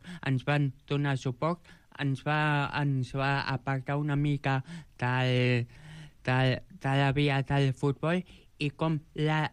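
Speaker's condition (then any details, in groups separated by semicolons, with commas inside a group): Joubert syndrome; present from birth; age 29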